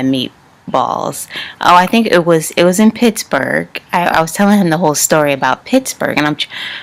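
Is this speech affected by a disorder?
No.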